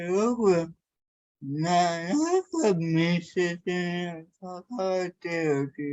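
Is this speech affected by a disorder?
Yes: cerebral palsy; severe, uses a wheelchair.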